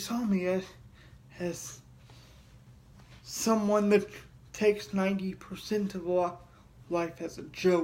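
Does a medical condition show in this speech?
Yes: cerebral palsy.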